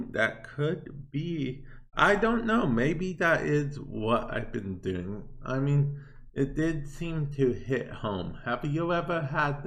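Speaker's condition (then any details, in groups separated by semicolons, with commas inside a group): Cerebral palsy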